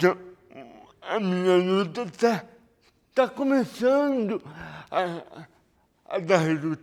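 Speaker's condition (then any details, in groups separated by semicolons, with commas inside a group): Cerebral palsy; lack of oxygen at birth, premature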